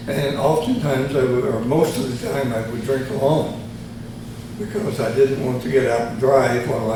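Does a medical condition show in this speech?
Yes: tongue cancer surgery; three malignant tongue tumors removed, both sides of tongue.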